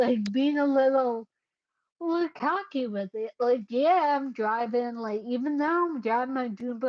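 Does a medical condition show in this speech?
Yes: cerebellar ataxia.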